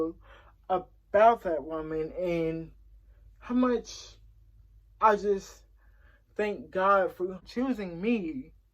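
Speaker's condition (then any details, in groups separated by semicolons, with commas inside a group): Cerebral palsy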